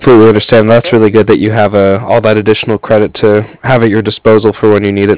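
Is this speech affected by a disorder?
No.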